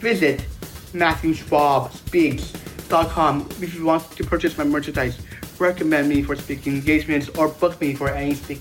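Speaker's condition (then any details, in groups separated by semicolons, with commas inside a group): Down syndrome; genetic, third copy of chromosome 21, slower learning and work pace, prefers routine, avoids driving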